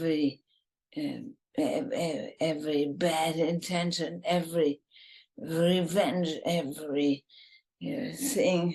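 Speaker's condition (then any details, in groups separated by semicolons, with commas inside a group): ALS, bulbar form, bulbar onset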